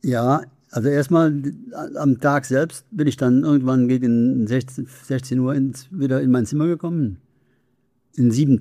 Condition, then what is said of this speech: Parkinson's disease. Ich habe eine gute und freche Logopädin. Das gelingt auch ganz gut.